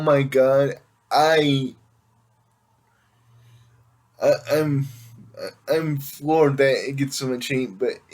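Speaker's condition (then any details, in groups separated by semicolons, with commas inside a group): Cerebral palsy; affects all muscles; able to speak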